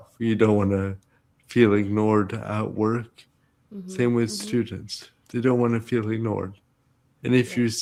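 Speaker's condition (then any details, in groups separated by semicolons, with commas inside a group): Cerebral palsy; present from birth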